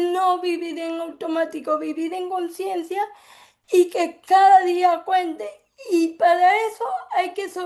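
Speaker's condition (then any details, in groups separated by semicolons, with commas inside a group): Cerebral palsy; affects speech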